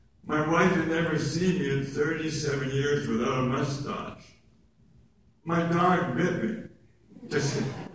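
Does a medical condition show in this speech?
Yes: oral cancer; base of tongue.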